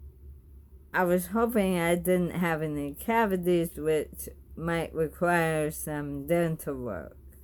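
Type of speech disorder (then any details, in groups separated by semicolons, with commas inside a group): Bulbar dysarthria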